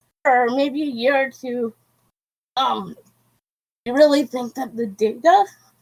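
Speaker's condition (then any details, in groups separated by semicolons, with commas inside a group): Cerebral palsy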